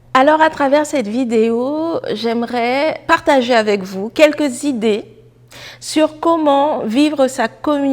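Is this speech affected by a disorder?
No.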